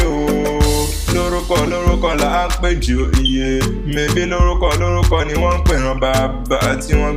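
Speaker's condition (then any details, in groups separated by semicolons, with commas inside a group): No condition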